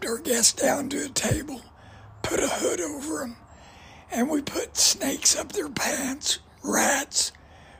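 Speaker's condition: Voice damage from cancer; cancer damage to voice box, fighting cancer about 10 years, given fatal prognosis 5 years ago; raspy voice, ongoing cancer fight, age 72; voice box destroyed by cancer

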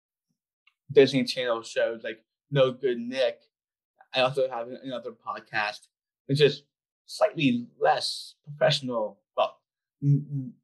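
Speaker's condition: Down syndrome; 25-year-old man

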